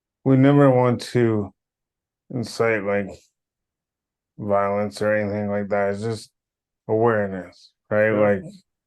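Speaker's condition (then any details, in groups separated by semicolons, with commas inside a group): Cerebral palsy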